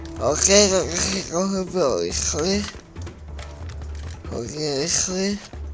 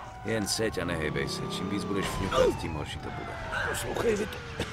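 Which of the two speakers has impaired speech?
The first: cerebral palsy; childhood onset, affects speech and movement centers, right-side paralysis; atypical speech, somewhat worse now.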